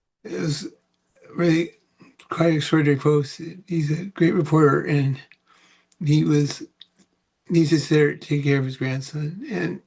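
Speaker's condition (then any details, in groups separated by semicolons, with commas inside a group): Parkinson's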